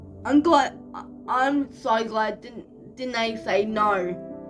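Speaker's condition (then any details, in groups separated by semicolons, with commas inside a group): Cerebral palsy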